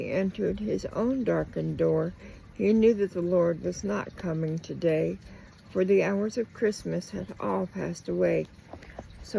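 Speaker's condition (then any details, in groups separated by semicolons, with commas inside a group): Cerebral palsy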